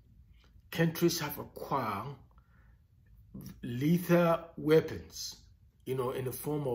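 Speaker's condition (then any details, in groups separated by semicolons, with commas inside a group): No condition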